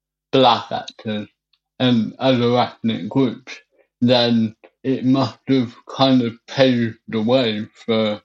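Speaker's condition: Cerebral palsy; wheelchair

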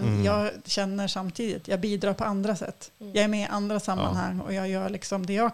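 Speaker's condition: No condition

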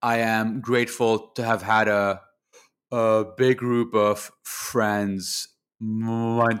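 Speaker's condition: Stuttering; stutter since birth, neurological basis, speech therapists in Lebanon childhood to teens, psychologist at 16-17; adult, still stutters audibly, controls stutter with breathing technique learned in UK; stutter much worse before, affects only speaking, not reading or writing, long avoided speaking; repeated sounds, prolonged sounds

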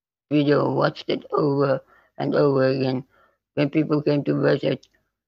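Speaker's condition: Spinal muscular atrophy type 2; neuromuscular

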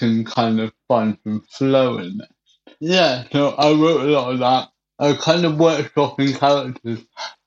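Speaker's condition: Cerebral palsy; wheelchair

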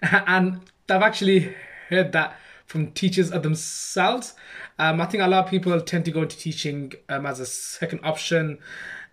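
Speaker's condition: Stammer; stammer since childhood, spoke little when young to hide it; age 26, ongoing stammer; struggles to say own name, slow to get out, less stammering with put-on Birmingham accent or exaggerated speech; prolonged sounds

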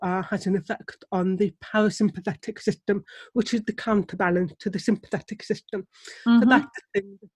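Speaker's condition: Deafness; relies on lip reading

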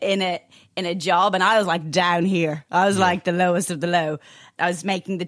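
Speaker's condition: No condition

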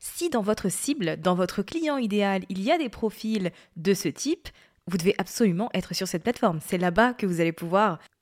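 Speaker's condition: No condition

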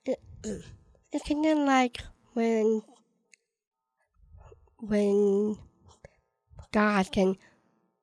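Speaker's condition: Down syndrome

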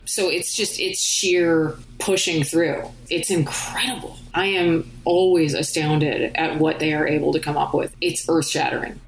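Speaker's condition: No condition

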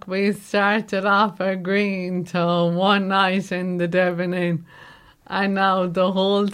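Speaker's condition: Motor neuron disease; recently diagnosed, mobility lost, no use of hands, balance gone when walking; needs to hold on to someone everywhere, physically well otherwise, pain at times, comes and goes; voice affected, voice among everyday things no longer managed

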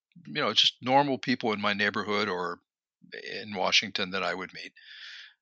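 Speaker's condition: No condition

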